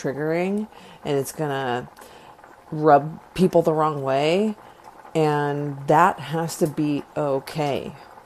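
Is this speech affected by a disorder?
No.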